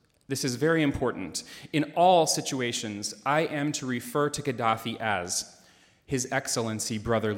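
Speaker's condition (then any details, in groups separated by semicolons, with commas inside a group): No condition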